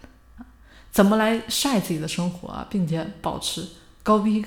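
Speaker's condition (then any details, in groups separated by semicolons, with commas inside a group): No condition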